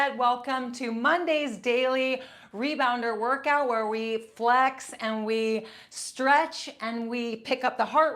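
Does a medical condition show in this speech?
No.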